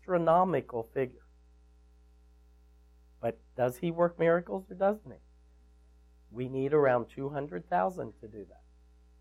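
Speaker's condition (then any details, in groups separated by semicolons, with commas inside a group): No condition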